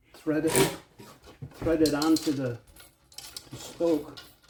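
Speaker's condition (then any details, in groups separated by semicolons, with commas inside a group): No condition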